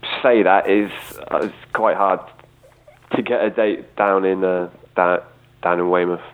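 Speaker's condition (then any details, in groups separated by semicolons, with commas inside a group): Stammer; still present at 32; still has stammer at 32; stammered ordering a beer on First Dates TV show, date finished words, spoke over; repeated sounds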